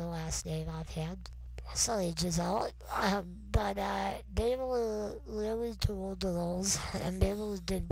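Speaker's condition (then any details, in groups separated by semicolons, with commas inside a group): Non-progressive muscular dystrophy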